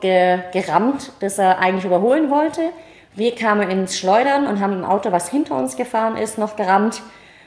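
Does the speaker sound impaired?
Yes: cleft palate, mild; cleft palate from birth; small speech impediment, audible to listeners.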